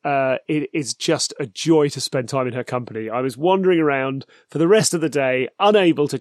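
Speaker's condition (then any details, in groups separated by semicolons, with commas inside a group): No condition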